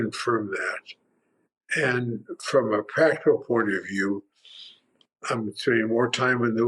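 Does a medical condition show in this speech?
Yes: primary lateral sclerosis; tongue.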